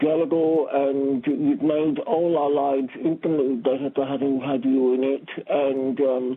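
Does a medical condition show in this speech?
Yes: speech impediment; disability; sometimes fumbles answers.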